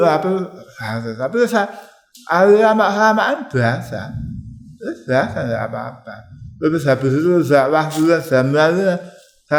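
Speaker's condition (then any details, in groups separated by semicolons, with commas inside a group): Tongue cancer; biopsy-confirmed, ECCT treatment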